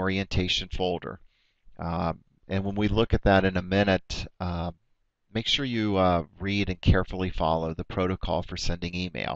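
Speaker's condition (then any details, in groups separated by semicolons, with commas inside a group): No condition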